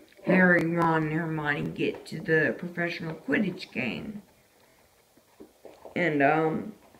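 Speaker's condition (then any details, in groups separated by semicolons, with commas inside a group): Disability causing slurred speech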